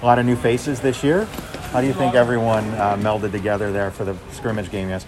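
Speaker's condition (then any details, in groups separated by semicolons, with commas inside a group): No condition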